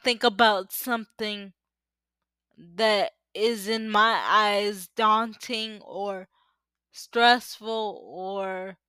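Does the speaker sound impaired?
Yes: cerebral palsy; uses power wheelchair.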